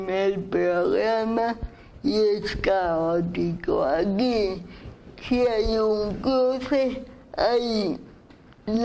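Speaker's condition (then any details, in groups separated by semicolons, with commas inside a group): Cerebral palsy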